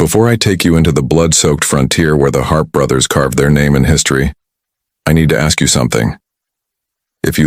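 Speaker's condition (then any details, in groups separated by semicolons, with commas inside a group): No condition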